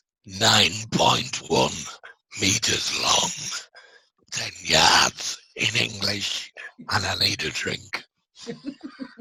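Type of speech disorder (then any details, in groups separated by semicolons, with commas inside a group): Speech with a voice prosthesis; laryngectomy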